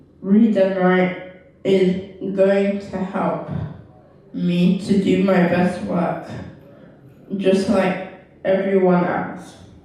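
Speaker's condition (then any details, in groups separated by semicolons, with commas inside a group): Cerebral palsy; left side weaker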